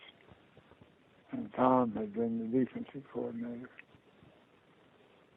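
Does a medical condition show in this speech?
Yes: Parkinson's disease.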